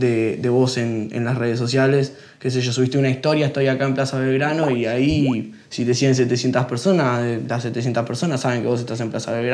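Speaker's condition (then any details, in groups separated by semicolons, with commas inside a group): No condition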